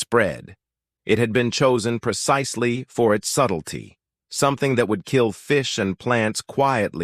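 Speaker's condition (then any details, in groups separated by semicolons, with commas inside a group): No condition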